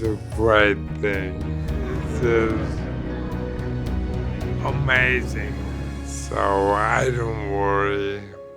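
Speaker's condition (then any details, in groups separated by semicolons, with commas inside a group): ALS; shortness of breath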